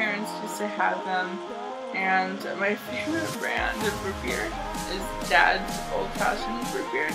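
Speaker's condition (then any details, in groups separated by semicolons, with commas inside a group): Cerebral palsy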